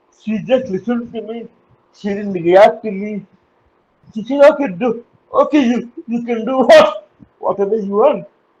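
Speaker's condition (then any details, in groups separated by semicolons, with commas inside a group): Cerebral palsy; uses wheelchair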